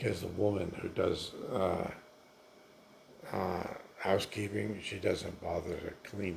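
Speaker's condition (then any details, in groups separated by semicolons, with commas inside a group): Multiple sclerosis; dry mouth, dry food hard to swallow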